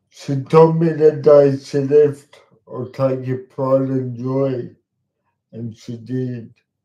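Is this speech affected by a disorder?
Yes: cerebral palsy; talks slowly.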